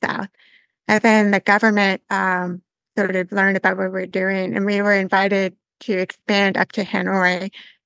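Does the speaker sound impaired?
Yes: severe to profound hearing loss; congenital, diagnosed in England, hearing aids from 11 months, cochlear implant one side; cochlear implant on one side about 10 years ago, earlier body, analog, digital hearing aids; learned to listen and speak through early intervention in England.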